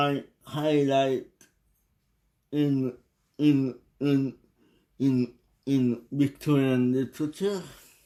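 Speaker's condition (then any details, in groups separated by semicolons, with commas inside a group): Cerebral palsy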